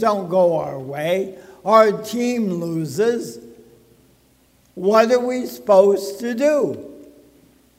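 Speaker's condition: ALS (Lou Gehrig's disease); limited breath

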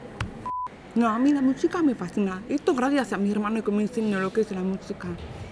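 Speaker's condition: Deafness, acquired at age 3; speech from before onset kept by strict drilling, speaks like hearing person with aids

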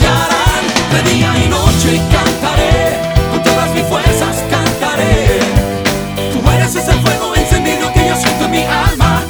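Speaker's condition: No condition

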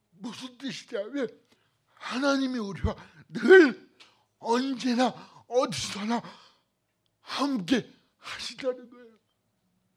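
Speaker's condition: Cerebral palsy; not curative

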